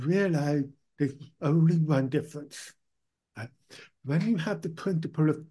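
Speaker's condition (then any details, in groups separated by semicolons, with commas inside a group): Profound deafness; born profoundly deaf, cochlear implant one ear after ear problem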